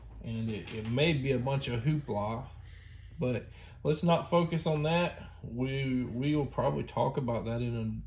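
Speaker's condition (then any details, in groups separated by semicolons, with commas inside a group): No condition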